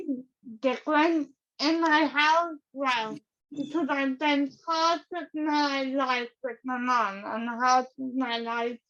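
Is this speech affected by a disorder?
Yes: cerebral palsy.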